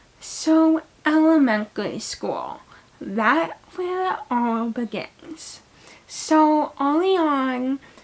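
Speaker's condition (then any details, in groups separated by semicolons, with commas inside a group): Cerebral palsy; right hemiplegia, right hand affected, prenatal stroke; had speech therapy at school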